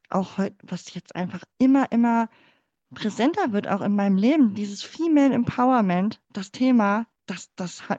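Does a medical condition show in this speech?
Yes: cleft palate; congenital.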